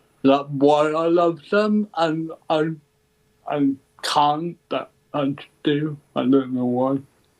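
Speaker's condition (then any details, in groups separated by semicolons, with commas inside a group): Cerebral palsy; ataxic type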